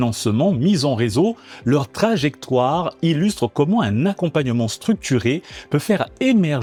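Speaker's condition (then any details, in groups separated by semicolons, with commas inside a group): No condition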